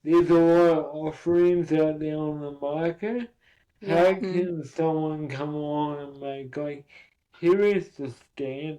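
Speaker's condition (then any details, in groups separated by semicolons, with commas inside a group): Cerebral palsy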